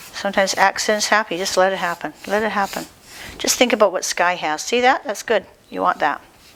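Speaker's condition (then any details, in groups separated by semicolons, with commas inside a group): No condition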